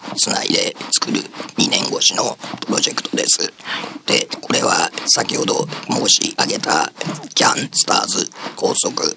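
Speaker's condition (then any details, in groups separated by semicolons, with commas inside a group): Laryngectomy, esophageal speech; 5 cm cervical esophageal cancer at esophageal entrance behind vocal cords, recurred after two years, larynx removed, reoperation; voice lost with larynx removal, single words came after a while, improves with practice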